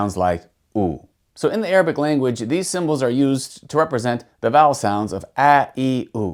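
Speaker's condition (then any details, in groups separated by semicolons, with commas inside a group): No condition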